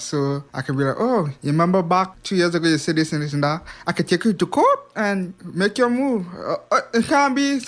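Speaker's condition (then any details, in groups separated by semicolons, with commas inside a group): Hearing impairment; past speech impediment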